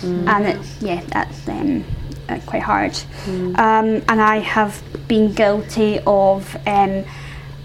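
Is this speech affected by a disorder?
Yes: isolated cleft palate; congenital isolated cleft palate, lip not involved, surgeries through childhood and adulthood, jaw surgery for underbite from impaired jaw growth; age 26, near end of cleft treatment; noticeable speech difference, bar staff often not understanding, partner first took it for accent, sometimes exaggerated at cleft events.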